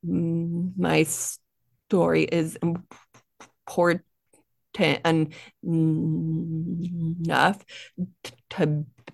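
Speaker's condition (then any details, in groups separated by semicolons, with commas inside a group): Stuttering; stutter since childhood, more severe when younger; repeated sounds, prolonged sounds, blocks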